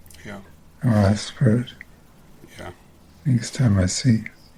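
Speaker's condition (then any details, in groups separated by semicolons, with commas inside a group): Multiple system atrophy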